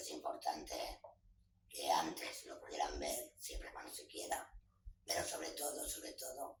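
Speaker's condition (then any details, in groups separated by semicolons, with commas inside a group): Total laryngectomy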